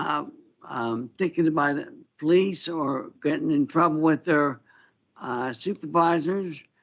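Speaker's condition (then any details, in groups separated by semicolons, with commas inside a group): Parkinson's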